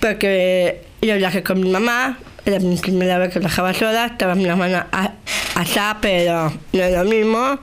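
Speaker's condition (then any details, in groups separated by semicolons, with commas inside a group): Down syndrome; age 35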